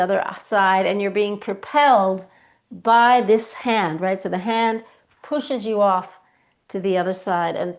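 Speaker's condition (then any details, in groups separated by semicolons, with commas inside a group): No condition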